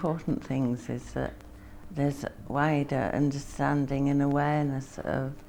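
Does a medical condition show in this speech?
Yes: Parkinson's disease; blank facial expression.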